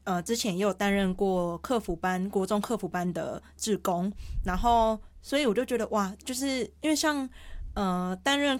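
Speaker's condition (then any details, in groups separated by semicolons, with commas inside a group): Hearing impairment; hearing impairment since at least junior high, only hearing-impaired student in junior high class; clear articulation per host, self-reports sometimes slightly unclear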